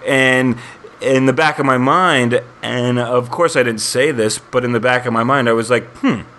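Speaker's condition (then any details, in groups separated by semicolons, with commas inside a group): Stuttering; history of avoidance patterns; tries not to avoid stuttering most of the time, sometimes on verge of avoiding; prolonged sounds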